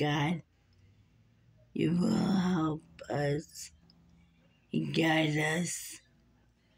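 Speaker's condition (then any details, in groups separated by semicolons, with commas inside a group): Muscular dystrophy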